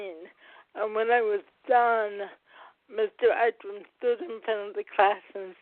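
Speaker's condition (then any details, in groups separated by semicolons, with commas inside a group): Cerebral palsy; not breathing at birth, affects motor control; speech disability, had speech therapy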